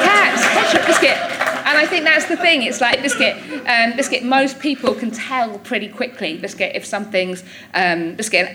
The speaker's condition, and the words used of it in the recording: Tourette syndrome. But they began to intensify in my early 20s and have a much bigger impact on my life.